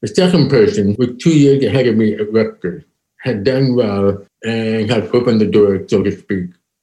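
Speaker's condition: Deafness, profound

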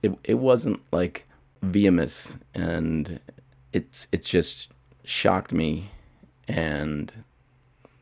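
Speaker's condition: Stutter; lifelong stutter, stuttered when called on to read in fourth and fifth grade; stuttering with clicks, pauses and ums, mostly edited out of podcast, sometimes left in; repeated words, prolonged sounds

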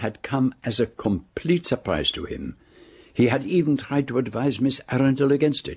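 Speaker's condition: No condition

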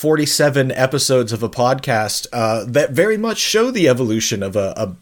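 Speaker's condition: No condition

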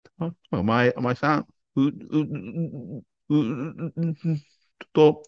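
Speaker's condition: Stuttering; childhood onset, counselor visits at ages 6 and 8, father also stutters, self-help group from age 20; adult, still stutters; still stutters a lot, not fluent speaking in public; repeated sounds, prolonged sounds

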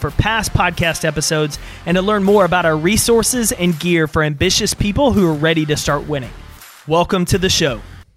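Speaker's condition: No condition

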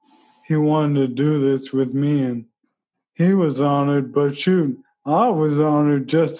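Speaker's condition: ALS; pushed in running events by Bobby, training 3-4 times weekly toward marathon in running chair

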